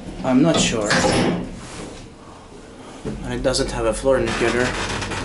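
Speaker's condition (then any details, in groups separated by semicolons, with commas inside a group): No condition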